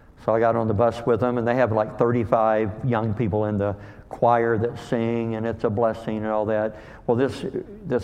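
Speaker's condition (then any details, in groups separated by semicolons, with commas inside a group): Cleft lip and palate; called hair lip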